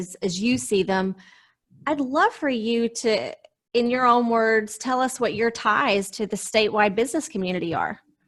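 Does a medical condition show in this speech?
No.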